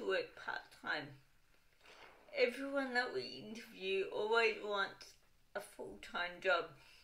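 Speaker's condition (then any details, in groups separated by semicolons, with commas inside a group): Cerebral palsy, dystonic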